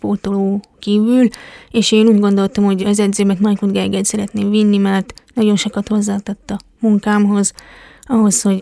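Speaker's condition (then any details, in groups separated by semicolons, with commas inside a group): Hearing impairment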